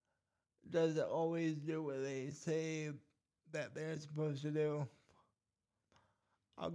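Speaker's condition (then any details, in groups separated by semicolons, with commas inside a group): Cerebral palsy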